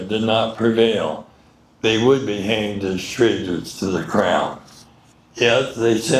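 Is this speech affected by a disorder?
Yes: medical condition affecting speech.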